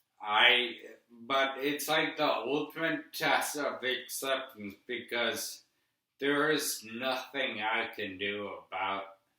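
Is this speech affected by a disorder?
Yes: brain injury; brainstem malformations, brain surgery at 32; affects how he talks.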